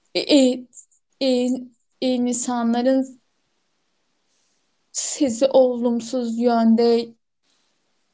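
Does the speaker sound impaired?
Yes: stuttering; stuttering since before choosing a career; stutters a lot at present; frequent sound and part-word repetitions, repeated initial syllables, filler sounds; here repeated sounds, repeated words, blocks.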